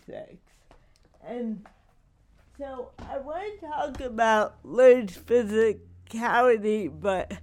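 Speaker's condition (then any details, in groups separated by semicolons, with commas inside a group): Cerebral palsy; not degenerative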